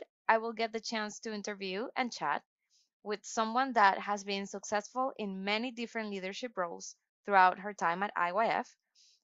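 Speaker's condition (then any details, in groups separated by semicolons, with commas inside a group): No condition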